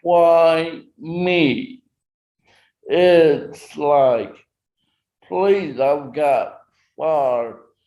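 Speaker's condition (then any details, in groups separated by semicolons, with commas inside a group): Traumatic brain injury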